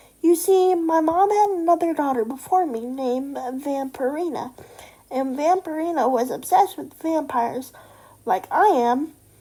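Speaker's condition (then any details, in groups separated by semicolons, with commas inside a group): Cerebral palsy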